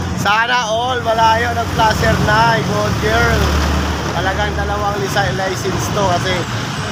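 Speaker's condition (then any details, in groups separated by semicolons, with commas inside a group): No condition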